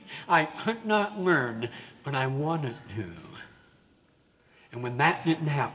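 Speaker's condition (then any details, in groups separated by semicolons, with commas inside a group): Severe cleft palate with lisp; congenital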